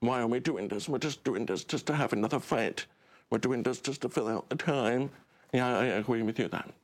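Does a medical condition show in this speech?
Yes: deaf; relies on subtitles rather than audio.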